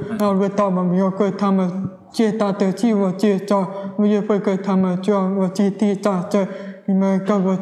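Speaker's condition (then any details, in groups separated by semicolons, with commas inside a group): Hearing impairment; converses orally with host without interpreter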